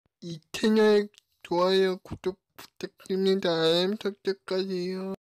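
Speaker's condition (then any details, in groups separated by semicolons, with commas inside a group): Cerebral palsy; brain lesion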